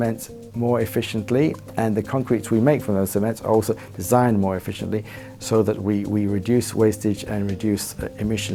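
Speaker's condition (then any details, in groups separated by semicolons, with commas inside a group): No condition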